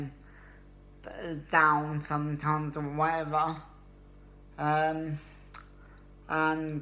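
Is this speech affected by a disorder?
Yes: cerebral palsy; obvious speech impediment.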